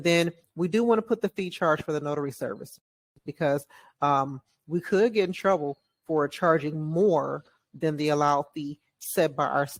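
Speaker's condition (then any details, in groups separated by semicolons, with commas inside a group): No condition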